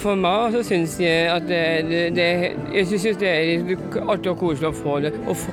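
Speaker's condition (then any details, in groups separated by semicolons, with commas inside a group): Down syndrome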